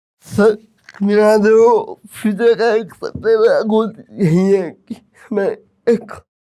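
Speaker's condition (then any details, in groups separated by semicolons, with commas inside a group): Cerebral palsy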